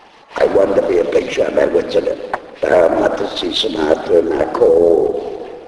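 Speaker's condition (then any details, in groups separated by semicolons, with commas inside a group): Laryngectomy; speaks using device in throat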